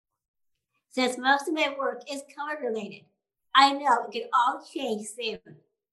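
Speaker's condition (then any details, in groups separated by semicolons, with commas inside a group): Down syndrome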